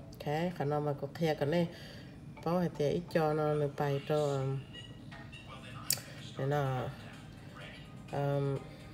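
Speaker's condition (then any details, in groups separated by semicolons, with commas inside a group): No condition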